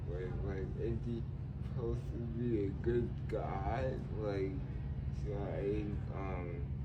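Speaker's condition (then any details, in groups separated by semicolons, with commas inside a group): Cerebral palsy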